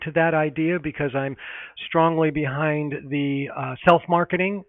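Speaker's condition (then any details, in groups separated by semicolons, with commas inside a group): No condition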